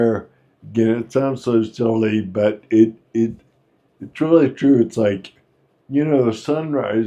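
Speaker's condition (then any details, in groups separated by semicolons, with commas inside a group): Friedreich's ataxia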